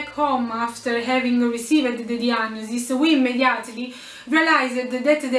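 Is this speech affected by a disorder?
No.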